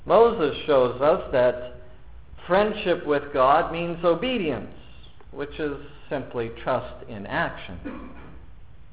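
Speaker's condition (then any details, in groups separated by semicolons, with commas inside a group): No condition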